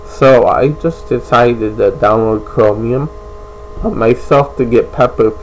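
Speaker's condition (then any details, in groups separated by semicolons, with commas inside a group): Cerebral palsy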